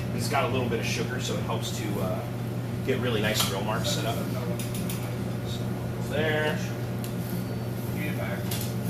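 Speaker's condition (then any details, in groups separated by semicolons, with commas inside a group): No condition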